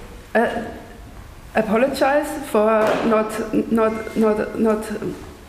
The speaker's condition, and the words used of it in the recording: Stuttering. I stutter myself in case you haven't noticed yet.